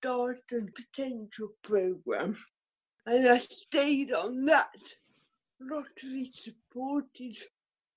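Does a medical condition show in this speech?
Yes: cerebral palsy; riding as physio from age 2, occupational therapy, could not jump.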